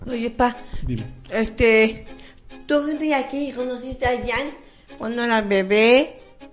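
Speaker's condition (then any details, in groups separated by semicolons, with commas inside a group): Down syndrome; congenital, boy of about thirteen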